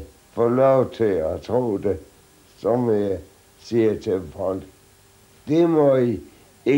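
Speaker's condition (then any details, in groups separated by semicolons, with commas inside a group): ALS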